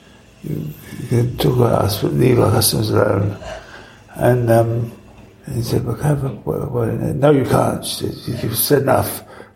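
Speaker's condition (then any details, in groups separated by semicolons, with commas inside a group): Parkinson's; long-standing, diagnosed about 5 years after restaurant opened, pioneering surgery with two brain wires and implanted battery; affects speech, rare audio interview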